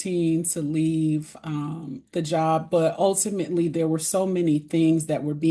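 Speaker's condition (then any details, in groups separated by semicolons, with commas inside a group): No condition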